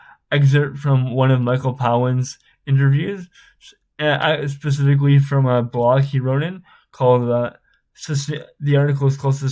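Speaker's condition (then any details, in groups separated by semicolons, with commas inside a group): Spastic cerebral palsy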